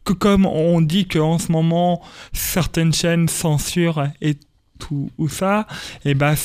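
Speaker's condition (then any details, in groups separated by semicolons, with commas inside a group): Stuttering; stuttering since early childhood at school, speech therapy helped, told elimination almost impossible; stuttering persists, described by him as an accent; repeated sounds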